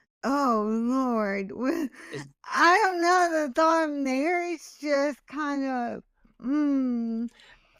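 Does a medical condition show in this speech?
Yes: hemiplegic cerebral palsy.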